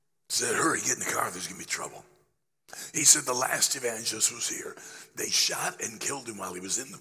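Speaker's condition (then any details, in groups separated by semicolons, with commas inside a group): Laryngeal cancer after radiation, growth on voice box treated with radiation and chemotherapy; a little over a year since discovery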